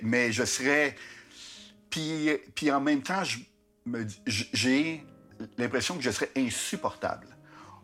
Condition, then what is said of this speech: Stuttering. Fait que je suis pas tout seul à avoir l'impression de pouvoir lire dans la présence des autres le degré d'inconfort qu'ils ont avec mon propre bégaiement, là.